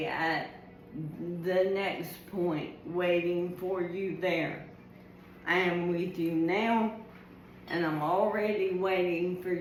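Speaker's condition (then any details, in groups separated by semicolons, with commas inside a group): ALS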